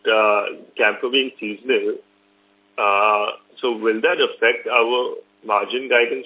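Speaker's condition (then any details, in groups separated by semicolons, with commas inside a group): No condition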